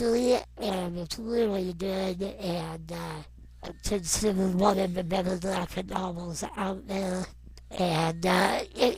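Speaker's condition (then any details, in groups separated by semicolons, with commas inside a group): Non-progressive muscular dystrophy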